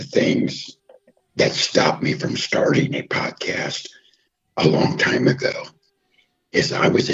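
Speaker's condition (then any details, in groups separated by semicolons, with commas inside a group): Throat cancer, half voicebox, partial laryngectomy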